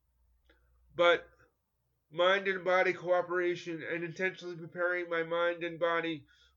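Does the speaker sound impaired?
Yes: cerebral palsy; ongoing physical therapy, personal training.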